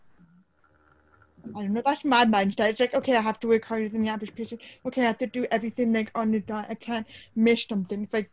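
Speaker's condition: Deaf / hard of hearing, congenital; hard of hearing or deaf since birth; cannot hear anybody during COVID

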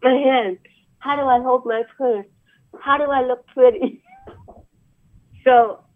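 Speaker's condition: Cerebral palsy; about 63 years old

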